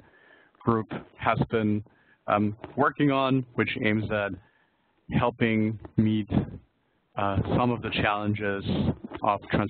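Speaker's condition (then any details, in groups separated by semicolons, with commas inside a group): No condition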